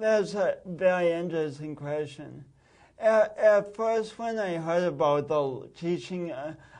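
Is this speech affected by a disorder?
Yes: speech impediment from birth oxygen loss; pronounced speech impediment since birth, distinguished one-of-a-kind unique accent.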